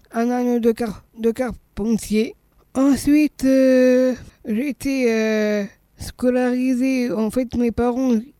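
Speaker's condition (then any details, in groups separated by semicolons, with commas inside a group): Down syndrome; swallowing problems, slowness, childhood speech therapy to tone tongue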